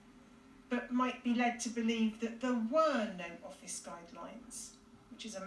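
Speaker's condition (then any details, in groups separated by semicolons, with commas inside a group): No condition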